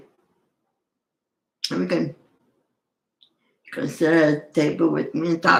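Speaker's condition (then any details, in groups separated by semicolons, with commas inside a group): Cerebral palsy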